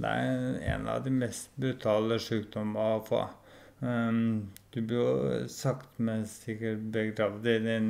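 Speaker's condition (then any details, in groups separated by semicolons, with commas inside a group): ALS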